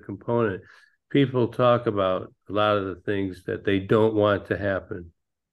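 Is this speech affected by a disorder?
Yes: Parkinson's disease; man nearly 66, no longer flies planes because of Parkinson's; ping pong, pool, pickleball, bowling as activities to help with Parkinson's.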